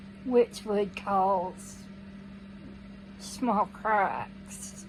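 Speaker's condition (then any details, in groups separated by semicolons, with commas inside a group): Cerebral palsy; needs crutches to walk, no teeth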